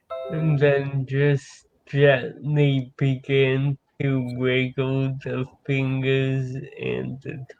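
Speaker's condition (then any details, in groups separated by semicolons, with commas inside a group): Cerebral palsy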